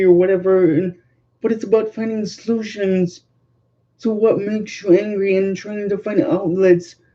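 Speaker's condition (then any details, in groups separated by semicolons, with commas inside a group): Cerebral palsy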